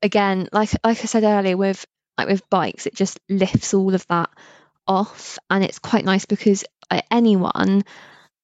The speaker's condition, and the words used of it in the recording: Stuttering. Quite a lot of, anxiety comes into that as well, because again I'm worried about my speech and then I get worried about everything else.